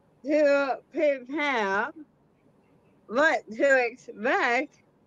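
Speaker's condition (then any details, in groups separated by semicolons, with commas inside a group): Bulbar ALS; bulbar onset; affects vocal cords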